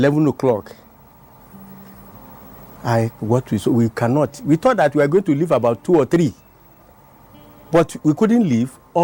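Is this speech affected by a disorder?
No.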